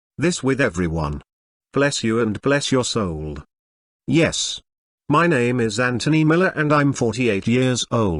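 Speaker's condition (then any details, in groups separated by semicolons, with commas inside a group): No condition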